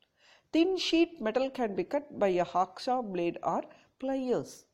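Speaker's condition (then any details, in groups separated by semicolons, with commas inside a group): No condition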